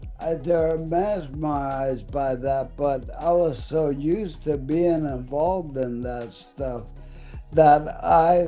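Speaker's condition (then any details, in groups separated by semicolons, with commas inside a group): ALS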